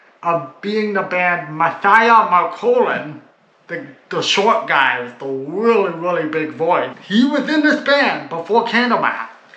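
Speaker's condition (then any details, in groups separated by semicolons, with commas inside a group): Cerebral palsy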